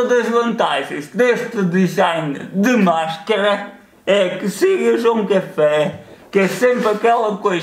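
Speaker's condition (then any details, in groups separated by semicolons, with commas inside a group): Cerebral palsy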